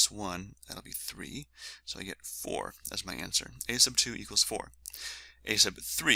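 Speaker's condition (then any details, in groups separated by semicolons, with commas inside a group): No condition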